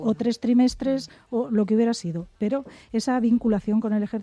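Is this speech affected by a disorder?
No.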